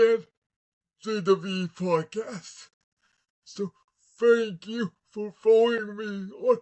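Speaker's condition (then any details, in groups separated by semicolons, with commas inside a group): Cerebral palsy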